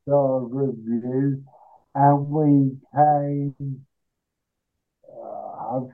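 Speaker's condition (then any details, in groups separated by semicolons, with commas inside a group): Cerebral palsy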